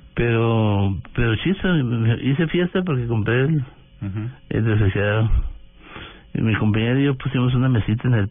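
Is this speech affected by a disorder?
Yes: Parkinson's disease; past stooped posture, marked loss of physical strength; under care of leading Colombian Parkinson's neurologist, running and tennis exercise prescribed; voice sometimes trembles, sometimes not understood at all.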